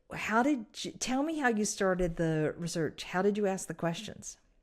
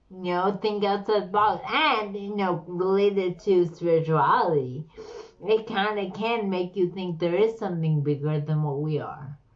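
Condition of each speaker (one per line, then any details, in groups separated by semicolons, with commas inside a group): No condition
Slurred speech; chronic Lyme disease affecting brain; onset 20 to 30 years after infection, weakness; slurred speech, like stroke patient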